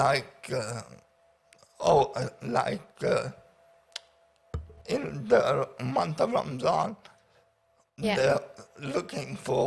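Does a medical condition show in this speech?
Yes: paraplegia with essential tremor.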